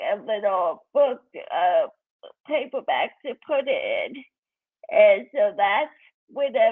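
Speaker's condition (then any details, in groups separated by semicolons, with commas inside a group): Cerebral palsy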